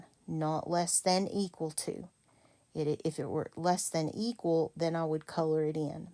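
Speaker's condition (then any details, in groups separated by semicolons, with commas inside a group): No condition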